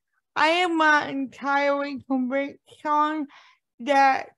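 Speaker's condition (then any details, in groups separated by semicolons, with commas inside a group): Cerebral palsy; impaired speech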